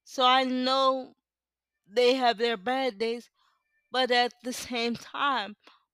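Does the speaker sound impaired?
Yes: cerebral palsy.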